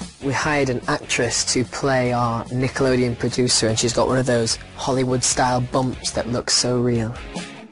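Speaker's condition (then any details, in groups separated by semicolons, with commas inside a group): No condition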